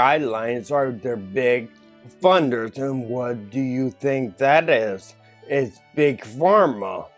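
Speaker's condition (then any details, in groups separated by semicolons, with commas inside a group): Ataxia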